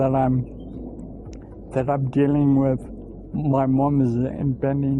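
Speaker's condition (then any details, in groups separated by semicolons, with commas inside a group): Friedreich's ataxia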